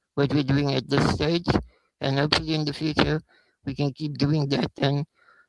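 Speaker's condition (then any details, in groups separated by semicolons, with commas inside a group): Spinal muscular atrophy; not much treatment available at this stage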